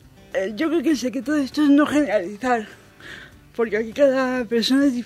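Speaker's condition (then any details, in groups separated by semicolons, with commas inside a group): Cerebral palsy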